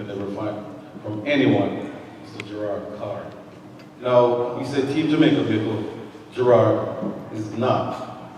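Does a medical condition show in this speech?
No.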